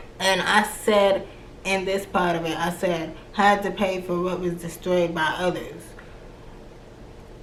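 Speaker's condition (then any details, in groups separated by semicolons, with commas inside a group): Cerebral palsy; from birth, left leg affected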